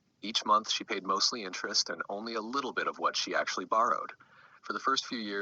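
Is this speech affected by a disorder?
No.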